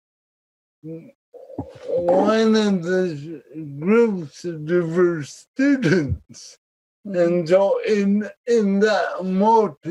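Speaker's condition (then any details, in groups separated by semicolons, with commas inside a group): Cerebral palsy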